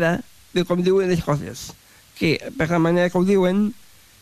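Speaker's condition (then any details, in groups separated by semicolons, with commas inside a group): Down syndrome; describes self as very talkative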